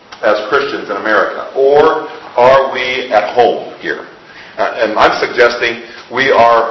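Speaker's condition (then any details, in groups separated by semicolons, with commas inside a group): No condition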